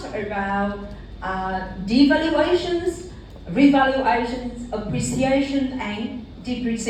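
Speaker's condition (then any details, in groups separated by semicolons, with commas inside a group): No condition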